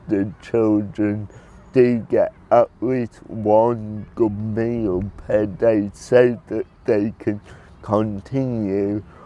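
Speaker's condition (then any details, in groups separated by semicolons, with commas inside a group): Cerebral palsy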